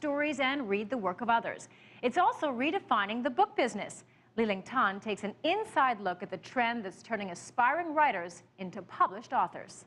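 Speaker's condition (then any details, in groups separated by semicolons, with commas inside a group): No condition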